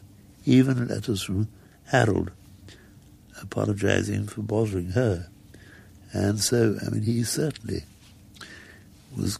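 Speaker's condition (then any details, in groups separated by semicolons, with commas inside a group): Muscular dystrophy; death predicted at 16 but now nearly 70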